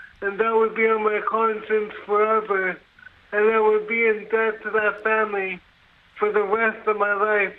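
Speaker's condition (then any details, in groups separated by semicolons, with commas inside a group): Brain injury; severe, drunk driving crash, quadriplegic; speech difficulty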